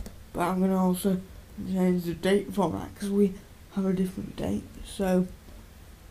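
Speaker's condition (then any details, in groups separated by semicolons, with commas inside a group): Cerebral palsy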